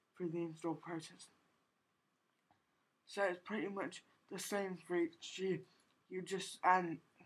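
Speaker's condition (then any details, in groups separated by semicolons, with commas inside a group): Cerebral palsy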